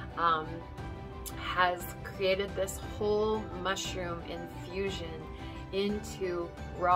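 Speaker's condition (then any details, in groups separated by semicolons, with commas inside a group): No condition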